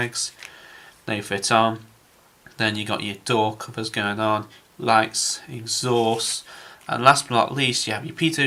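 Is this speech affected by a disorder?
No.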